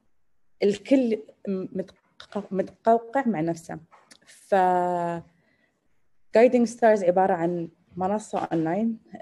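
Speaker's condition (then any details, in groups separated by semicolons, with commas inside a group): Stuttering; stutter since childhood; repeated sounds, prolonged sounds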